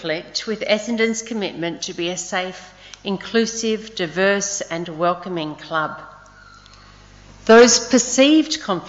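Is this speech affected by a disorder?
No.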